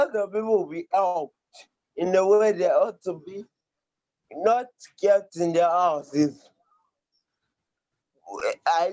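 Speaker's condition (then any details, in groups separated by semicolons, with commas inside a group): Cerebral palsy; present since birth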